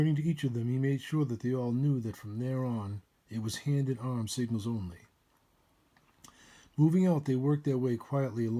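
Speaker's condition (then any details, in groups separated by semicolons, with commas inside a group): No condition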